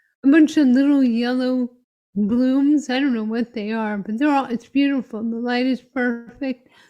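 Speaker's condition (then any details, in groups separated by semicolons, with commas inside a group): Myotonic dystrophy; progressive muscular disease affecting mobility; weaker, low energy, changing mobility, acupuncture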